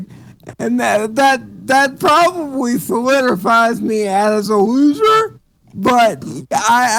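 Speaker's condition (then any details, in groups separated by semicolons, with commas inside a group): Cerebral palsy; speech sounds drunk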